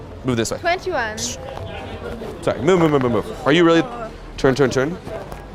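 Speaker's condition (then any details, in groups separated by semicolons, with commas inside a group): No condition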